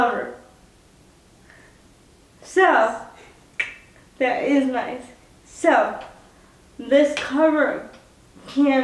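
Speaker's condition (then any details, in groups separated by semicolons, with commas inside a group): Cerebral palsy (spastic quadriplegia)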